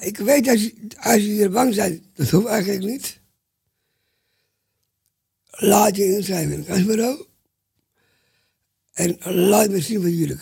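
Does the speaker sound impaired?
Yes: Down syndrome; congenital, present since birth; speaks well by own and host's account, expresses himself clearly.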